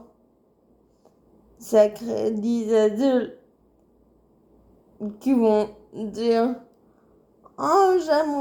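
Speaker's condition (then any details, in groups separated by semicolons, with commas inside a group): Cerebral palsy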